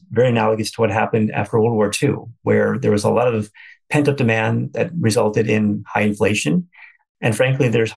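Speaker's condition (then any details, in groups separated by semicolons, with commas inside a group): No condition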